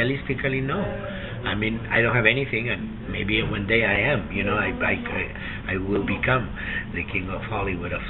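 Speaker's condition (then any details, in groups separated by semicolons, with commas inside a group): No condition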